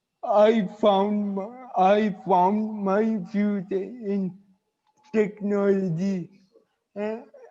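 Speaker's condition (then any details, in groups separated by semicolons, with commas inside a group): Cerebral palsy; cannot speak normally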